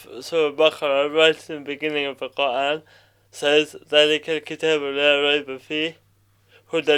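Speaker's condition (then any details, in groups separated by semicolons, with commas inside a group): Cerebral palsy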